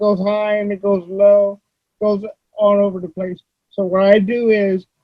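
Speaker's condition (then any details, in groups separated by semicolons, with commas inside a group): Cerebral palsy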